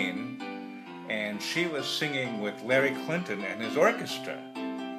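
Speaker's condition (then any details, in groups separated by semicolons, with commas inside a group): No condition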